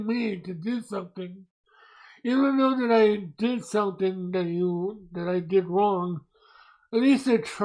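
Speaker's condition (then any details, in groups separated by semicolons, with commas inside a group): Mobius syndrome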